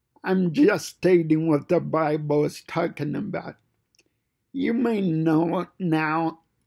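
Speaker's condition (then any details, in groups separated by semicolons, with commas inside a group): Cerebral palsy; fine motor impairment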